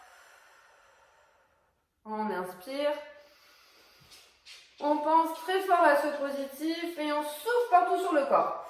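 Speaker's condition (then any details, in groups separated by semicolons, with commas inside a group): No condition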